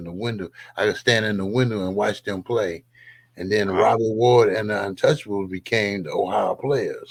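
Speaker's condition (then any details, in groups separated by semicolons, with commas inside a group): No condition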